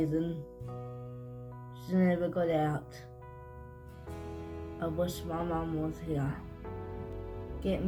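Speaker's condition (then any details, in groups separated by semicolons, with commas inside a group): Cerebral palsy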